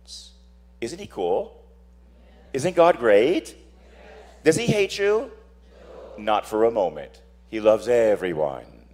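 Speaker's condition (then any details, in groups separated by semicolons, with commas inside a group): No condition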